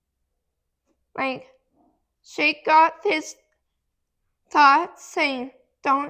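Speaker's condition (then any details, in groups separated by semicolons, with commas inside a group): Cerebral palsy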